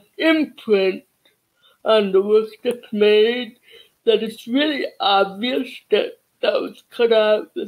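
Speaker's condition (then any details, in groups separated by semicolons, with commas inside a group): Cerebral palsy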